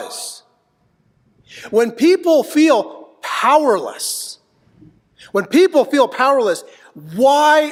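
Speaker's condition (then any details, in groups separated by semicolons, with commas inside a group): No condition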